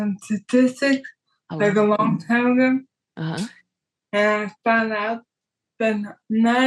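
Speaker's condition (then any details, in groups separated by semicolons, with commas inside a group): Traumatic brain injury; caused by car wreck; relearned talking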